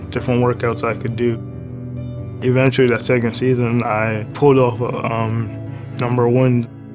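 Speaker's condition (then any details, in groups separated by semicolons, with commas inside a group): Cerebral palsy; from birth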